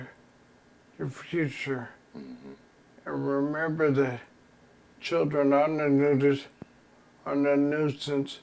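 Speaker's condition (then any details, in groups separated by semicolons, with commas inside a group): ALS; progressive terminal illness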